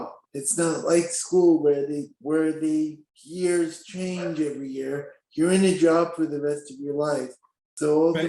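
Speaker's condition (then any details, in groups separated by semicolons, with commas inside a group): Spastic quadriplegic cerebral palsy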